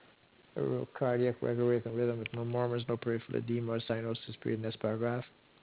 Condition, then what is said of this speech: None; typical speech.